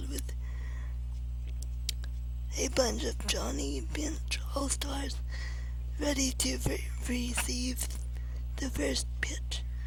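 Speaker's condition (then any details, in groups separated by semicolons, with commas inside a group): Cerebral palsy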